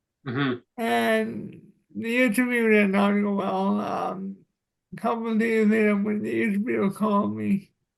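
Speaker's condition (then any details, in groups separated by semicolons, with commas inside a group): Cerebral palsy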